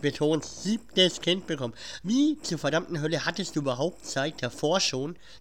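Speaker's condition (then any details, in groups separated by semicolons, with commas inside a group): Cleft palate; cleft palate audible in speech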